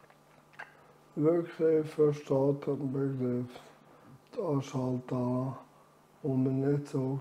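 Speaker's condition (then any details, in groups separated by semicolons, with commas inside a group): Amyotrophic lateral sclerosis; about nine years since diagnosis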